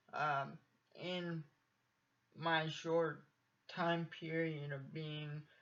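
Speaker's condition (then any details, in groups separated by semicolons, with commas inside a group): Cerebral palsy; from birth, uses wheelchair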